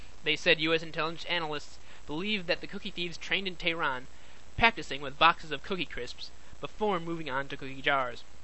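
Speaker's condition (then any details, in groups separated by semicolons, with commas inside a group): No condition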